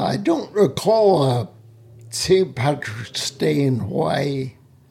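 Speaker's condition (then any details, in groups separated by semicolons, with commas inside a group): Spinocerebellar ataxia; speech impediment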